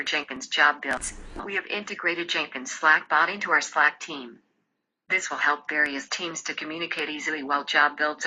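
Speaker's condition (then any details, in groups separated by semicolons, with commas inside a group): No condition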